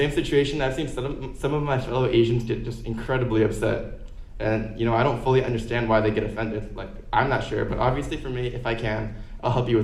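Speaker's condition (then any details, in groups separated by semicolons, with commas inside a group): No condition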